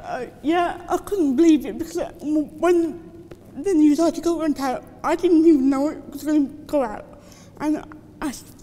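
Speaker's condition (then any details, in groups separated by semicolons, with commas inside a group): Cerebral palsy; from birth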